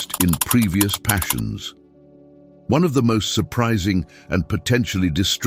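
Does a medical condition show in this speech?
No.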